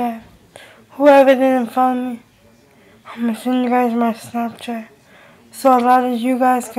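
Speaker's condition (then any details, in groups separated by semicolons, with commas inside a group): Cerebral palsy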